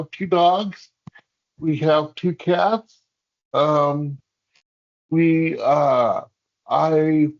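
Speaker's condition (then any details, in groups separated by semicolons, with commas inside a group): Cerebral palsy; hamstring releases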